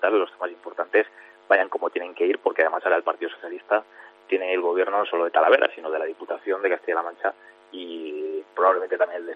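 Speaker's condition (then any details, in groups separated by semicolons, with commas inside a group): No condition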